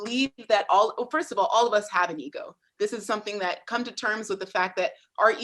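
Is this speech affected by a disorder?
No.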